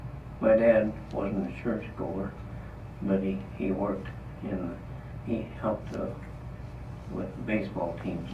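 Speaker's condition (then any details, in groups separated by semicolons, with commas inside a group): Parkinson's disease; trouble talking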